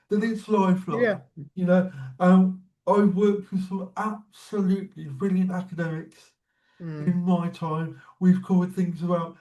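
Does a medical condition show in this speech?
Yes: cerebral palsy.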